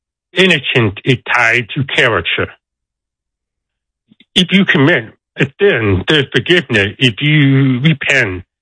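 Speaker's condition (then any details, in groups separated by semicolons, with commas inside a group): Deafness; deaf accent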